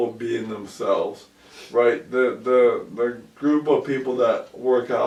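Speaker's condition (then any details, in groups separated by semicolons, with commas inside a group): ALS; about 2 years since onset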